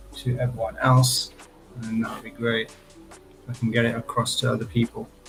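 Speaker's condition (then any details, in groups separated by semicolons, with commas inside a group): No condition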